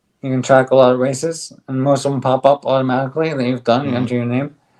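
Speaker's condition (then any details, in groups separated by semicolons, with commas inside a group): ALS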